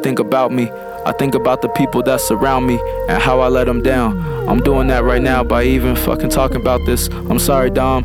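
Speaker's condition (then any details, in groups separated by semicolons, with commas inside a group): No condition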